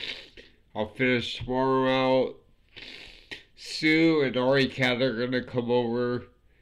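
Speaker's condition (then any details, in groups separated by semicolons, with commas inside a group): Multiple sclerosis; sometimes hard to breathe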